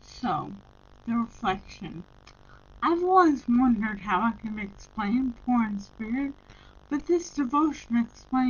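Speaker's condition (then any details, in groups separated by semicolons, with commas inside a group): Brain injury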